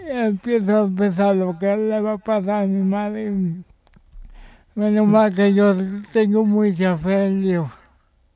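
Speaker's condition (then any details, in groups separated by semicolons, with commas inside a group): Cerebral palsy; helped daily by sister and Aspace Sevilla association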